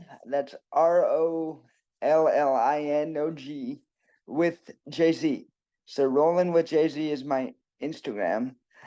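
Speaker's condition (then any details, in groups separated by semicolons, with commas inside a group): Cerebral palsy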